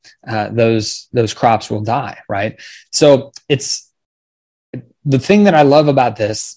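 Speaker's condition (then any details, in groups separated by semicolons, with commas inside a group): No condition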